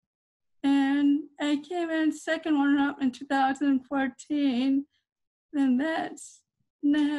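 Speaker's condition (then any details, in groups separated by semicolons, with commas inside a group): Cerebral palsy; processing disorder, hard to follow fast talkers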